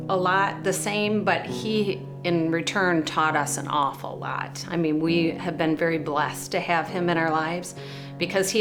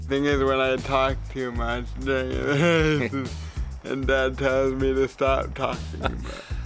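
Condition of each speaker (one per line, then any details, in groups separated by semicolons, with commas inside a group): No condition
Cerebral palsy; from birth; cannot walk alone, uses gait trainer, occupational therapy; walking requires attention to breathing and head control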